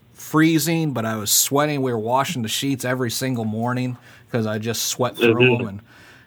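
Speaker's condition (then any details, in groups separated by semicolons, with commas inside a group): No condition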